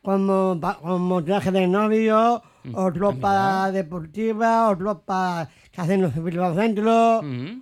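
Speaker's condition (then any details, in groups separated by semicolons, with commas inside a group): Down syndrome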